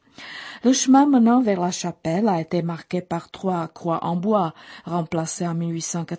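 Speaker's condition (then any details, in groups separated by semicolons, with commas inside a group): No condition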